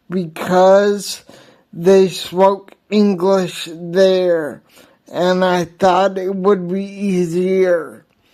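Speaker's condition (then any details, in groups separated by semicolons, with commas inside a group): Hydrocephalus with shunt failure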